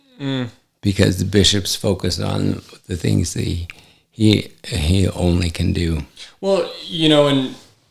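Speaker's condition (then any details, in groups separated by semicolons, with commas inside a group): ALS; affects hand function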